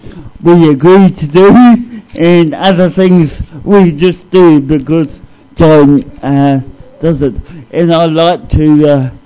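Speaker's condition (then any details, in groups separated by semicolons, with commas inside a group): Cerebral palsy; discovered at age 2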